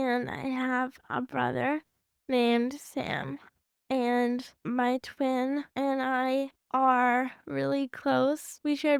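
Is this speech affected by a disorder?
Yes: cerebral palsy; from birth, mostly waist down, uses walker.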